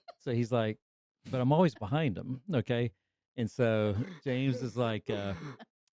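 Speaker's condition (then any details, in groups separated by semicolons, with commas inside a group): No condition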